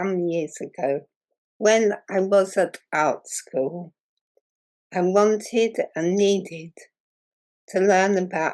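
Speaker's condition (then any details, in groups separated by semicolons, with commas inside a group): Muscular dystrophy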